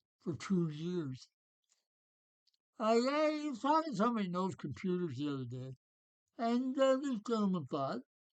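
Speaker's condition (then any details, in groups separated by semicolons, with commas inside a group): Parkinson's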